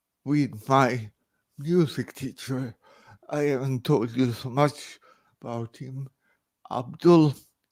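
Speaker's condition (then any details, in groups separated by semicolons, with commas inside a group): Cerebral palsy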